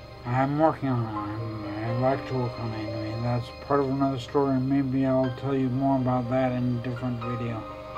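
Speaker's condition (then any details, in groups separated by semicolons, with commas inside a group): Traumatic brain injury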